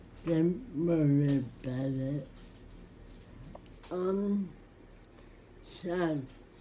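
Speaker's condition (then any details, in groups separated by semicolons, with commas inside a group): Cerebral palsy; spastic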